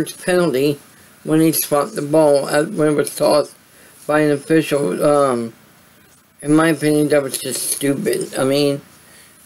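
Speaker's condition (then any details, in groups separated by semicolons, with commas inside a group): Cerebral palsy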